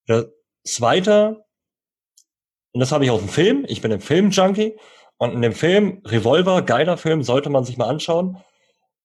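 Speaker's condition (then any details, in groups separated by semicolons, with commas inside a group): Cleft lip and palate, cleft lip, jaw and palate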